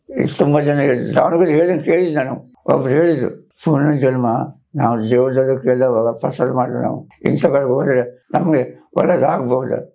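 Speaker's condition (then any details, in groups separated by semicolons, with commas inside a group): Oral cancer surgery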